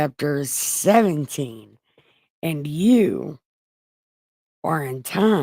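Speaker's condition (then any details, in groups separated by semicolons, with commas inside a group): Brain injury; right side numb including tongue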